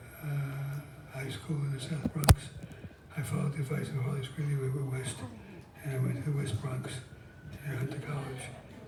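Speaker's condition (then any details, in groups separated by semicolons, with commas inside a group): Parkinson's disease; recently diagnosed, late onset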